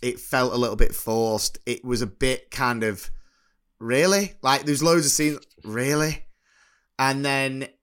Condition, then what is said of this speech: None; typical speech.